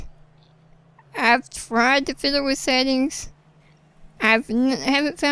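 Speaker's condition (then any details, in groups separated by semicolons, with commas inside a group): Spinal muscular atrophy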